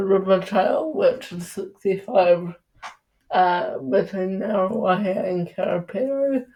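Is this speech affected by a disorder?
Yes: cerebral palsy.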